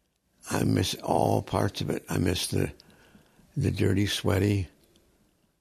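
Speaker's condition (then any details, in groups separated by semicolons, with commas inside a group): Progressive supranuclear palsy; progressive degenerative condition, diagnosed about a year ago; unable to stand, eyesight and handwriting badly worsened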